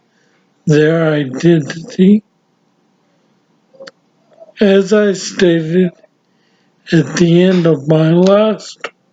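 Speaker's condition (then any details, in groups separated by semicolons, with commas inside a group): Severe traumatic brain injury; severe, caused by car wreck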